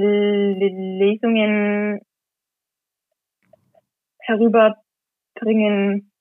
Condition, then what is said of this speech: Stuttering. Natürlich war es nicht stotterfrei, um Gottes Willen, äh, aber allein diese Überwindung, das dann zu machen, das lässt mich dann immer schon noch einmal wachsen und gibt einen Selbstvertrauen.